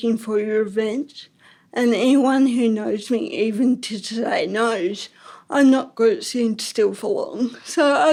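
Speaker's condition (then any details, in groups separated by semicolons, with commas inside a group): Ataxic cerebral palsy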